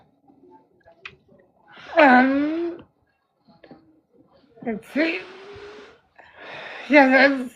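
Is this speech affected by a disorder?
Yes: spinal muscular atrophy type 2.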